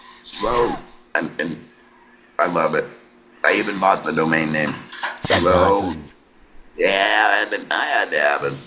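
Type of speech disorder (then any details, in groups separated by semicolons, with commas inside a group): Electrolarynx speech; laryngectomy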